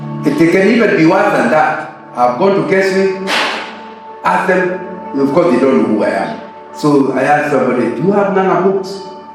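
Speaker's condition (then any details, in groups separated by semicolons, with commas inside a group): No condition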